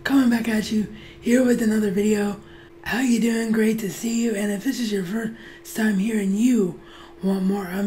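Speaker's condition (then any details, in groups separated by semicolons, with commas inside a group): Cerebral palsy; wheelchair bound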